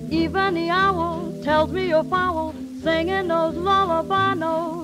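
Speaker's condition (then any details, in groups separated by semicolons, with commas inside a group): No condition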